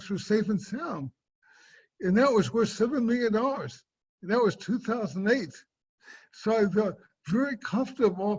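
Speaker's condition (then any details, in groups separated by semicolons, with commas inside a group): Cerebral palsy; affects speech and swallowing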